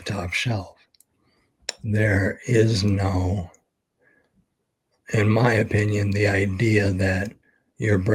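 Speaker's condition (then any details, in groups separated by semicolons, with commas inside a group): ALS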